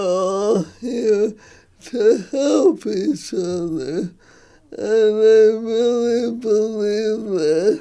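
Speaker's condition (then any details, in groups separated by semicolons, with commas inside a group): ALS; treated at Mayo Clinic in Rochester, stem cell research program, progression possibly slowed; talking more difficult, facial muscles weaker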